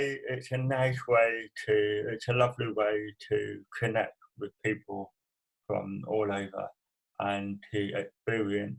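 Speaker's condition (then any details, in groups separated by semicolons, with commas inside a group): Cerebral palsy; from birth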